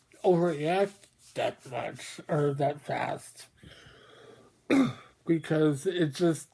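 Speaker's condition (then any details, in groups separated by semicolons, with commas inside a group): Mobius syndrome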